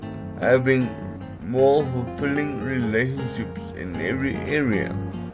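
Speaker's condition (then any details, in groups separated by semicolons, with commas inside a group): Cerebral palsy; from birth, diagnosed age 2, learned speech special-needs school, writing difficult, poor balance, later myasthenia gravis; myasthenia gravis muscle fatigue, breathing weakness, sometimes out of breath, uses oxygen machine, on medication; some words unclear, certain letters flat, trouble formulating words, worse when mouth tires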